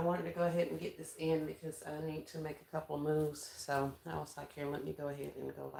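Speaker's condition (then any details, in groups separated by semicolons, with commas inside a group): No condition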